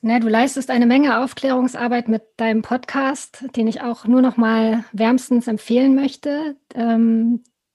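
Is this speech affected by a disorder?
No.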